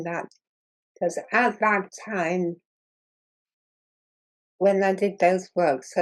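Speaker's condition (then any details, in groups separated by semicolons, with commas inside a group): Muscular dystrophy; progressive muscle wasting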